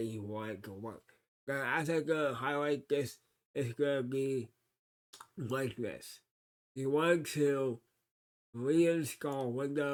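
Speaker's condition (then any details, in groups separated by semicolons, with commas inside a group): Cerebral palsy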